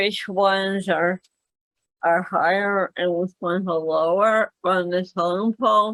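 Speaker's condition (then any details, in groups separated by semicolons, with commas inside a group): Cerebral palsy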